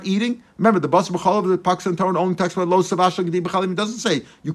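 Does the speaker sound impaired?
No.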